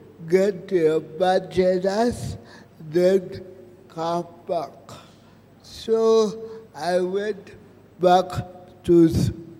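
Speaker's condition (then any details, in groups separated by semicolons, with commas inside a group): Cerebral palsy; present from birth; about 34 years since onset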